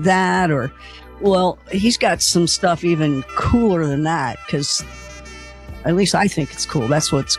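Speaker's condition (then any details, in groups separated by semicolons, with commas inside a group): No condition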